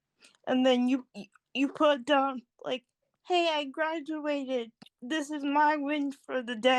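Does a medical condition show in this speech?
Yes: cerebral palsy; nonverbal earlier in life, extensive therapy, now speaks.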